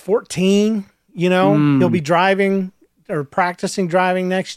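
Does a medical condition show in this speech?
No.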